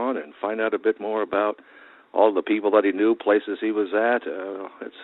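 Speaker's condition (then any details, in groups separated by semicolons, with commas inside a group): No condition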